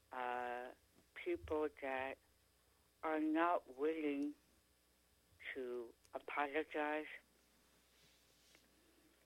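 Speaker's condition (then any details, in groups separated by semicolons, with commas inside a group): Tongue cancer; stage 4 tongue cancer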